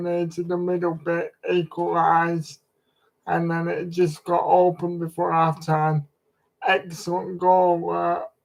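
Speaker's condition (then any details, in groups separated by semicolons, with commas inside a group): Cerebral palsy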